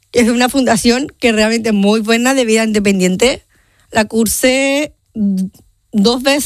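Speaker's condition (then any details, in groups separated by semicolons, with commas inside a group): Down syndrome; genetic, from birth; age 30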